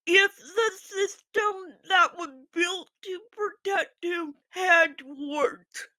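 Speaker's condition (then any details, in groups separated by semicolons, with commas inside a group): Physical speech impairment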